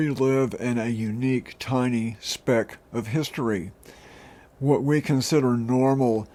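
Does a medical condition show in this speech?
No.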